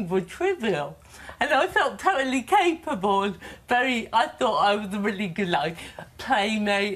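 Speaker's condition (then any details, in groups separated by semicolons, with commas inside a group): Cerebral palsy; affects speech and walking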